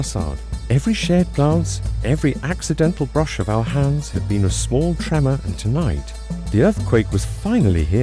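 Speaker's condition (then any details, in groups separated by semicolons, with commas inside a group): No condition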